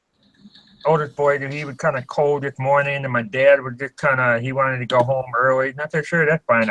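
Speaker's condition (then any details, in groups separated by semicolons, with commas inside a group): No condition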